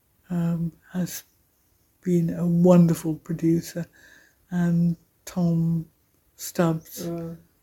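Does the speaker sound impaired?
Yes: aphasia after stroke; aphasia after stroke affecting speaking, reading and writing, relearned counting through knitting; attends aphasia speaking group, reading text still very difficult; loses words mid-sentence, quieter voice, initially could not speak, speaking German with brother helped.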